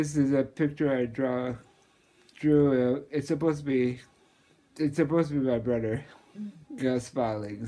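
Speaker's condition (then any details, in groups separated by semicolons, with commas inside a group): Muscular dystrophy, Duchenne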